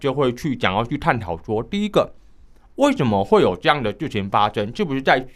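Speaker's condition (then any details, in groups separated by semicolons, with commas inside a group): Hearing impairment, high-frequency hearing loss, mild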